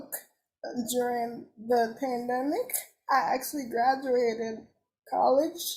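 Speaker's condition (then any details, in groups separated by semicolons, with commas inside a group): Cerebral palsy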